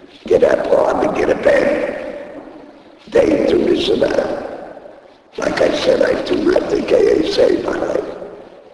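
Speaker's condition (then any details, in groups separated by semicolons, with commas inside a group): Laryngectomy; voice first lost at racetrack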